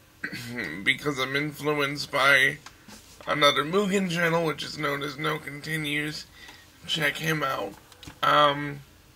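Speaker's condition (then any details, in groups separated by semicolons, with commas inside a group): Cerebral palsy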